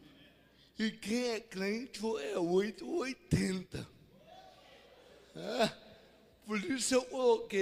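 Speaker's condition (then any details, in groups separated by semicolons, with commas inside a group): Cerebral palsy; no speech as child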